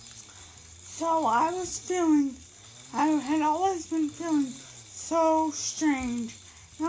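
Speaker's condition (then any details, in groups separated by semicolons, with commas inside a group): Brain injury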